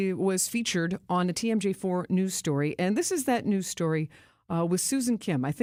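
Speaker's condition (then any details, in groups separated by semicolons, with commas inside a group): No condition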